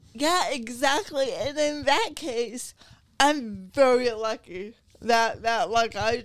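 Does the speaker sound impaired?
Yes: cerebral palsy.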